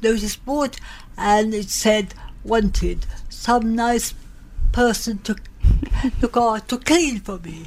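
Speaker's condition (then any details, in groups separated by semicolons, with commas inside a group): Cerebral palsy, mild; slight, from birth, born very premature, about three months early, all problems blamed on birth; general health very good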